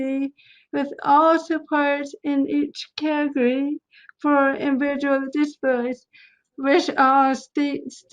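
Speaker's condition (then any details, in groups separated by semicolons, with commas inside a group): Cerebral palsy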